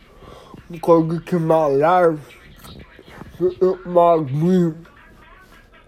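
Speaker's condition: Disability affecting speech; speech not clear, words not clear

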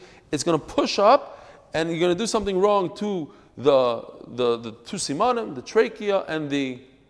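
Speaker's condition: No condition

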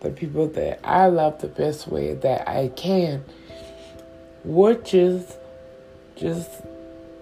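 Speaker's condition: Stroke with stutter; linked by speaker to not sleeping

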